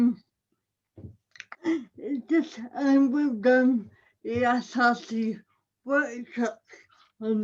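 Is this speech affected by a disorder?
Yes: cerebral palsy; audible speech impairment.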